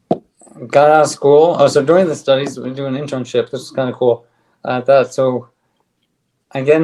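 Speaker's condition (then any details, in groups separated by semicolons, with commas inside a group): ALS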